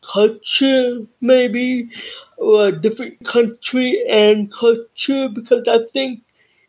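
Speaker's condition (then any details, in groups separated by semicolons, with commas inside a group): Deafness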